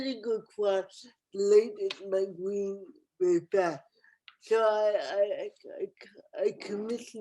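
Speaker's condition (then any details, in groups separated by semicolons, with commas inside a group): Cerebral palsy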